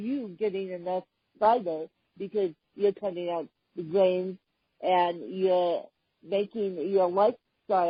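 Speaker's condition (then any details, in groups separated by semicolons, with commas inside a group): Hemiplegic cerebral palsy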